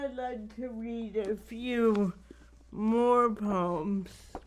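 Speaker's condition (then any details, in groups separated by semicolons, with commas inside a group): Cerebral palsy; wears down with age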